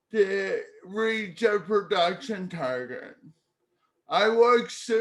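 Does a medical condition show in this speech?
Yes: cerebral palsy; speech therapy in childhood.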